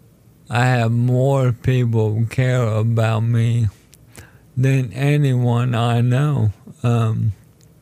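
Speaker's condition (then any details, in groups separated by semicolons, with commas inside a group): ALS; diagnosed almost 4 years ago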